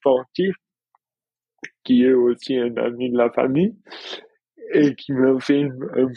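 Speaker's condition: Dystonia; rare neurological dystonia, onset in childhood

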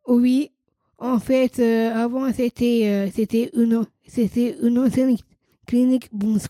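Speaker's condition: Down syndrome, trisomy 21

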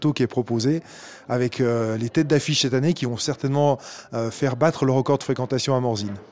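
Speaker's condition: No condition

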